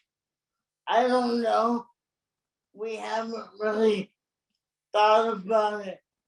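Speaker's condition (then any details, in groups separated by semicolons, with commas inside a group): Cerebral palsy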